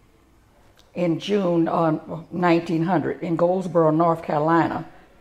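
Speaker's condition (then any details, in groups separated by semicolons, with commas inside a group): No condition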